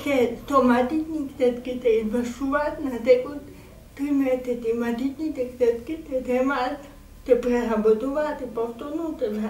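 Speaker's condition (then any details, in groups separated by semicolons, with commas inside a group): Cerebral palsy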